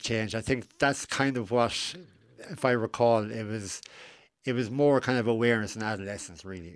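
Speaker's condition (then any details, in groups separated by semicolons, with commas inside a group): Cleft lip and palate; two or three surgeries in infancy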